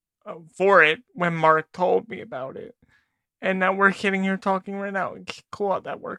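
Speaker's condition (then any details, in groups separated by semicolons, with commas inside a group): Cerebral palsy; spastic quadriplegic cerebral palsy, all four limbs, hard to hold pencil, draw, work equipment, uses technology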